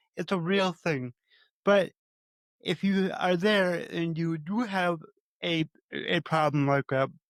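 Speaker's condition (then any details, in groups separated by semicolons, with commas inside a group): Cerebral palsy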